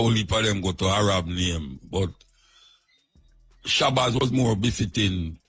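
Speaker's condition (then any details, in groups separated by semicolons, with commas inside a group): No condition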